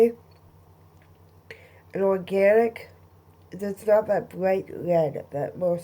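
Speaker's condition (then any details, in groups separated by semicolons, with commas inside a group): Cerebral palsy; both hands affected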